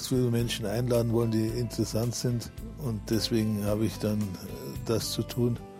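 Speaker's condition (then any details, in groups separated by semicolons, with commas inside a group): Parkinson's disease; public for about 11 years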